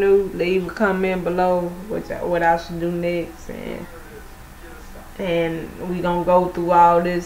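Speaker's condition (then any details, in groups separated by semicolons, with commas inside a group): Cerebral palsy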